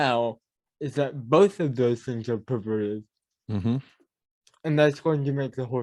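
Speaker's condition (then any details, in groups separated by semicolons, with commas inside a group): Cerebral palsy; mild speech impediment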